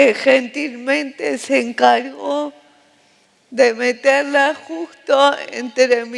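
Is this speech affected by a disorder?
Yes: cerebral palsy; respiratory arrest at birth.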